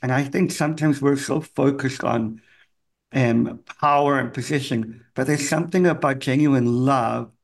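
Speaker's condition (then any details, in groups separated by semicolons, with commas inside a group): Cleft palate; congenital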